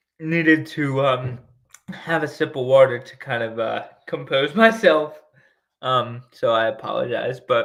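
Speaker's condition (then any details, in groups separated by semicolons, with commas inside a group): Cerebral palsy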